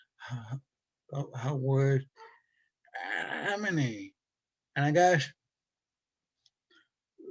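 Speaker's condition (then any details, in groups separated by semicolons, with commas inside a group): Stutter from brain injury; brain injury stutter, mild cerebral palsy, limp, walks unassisted; stutter worse overwhelmed, better comfortable, therapy gave fluent speech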